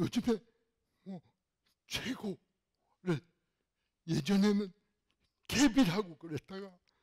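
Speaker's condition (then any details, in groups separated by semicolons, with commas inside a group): Cerebral palsy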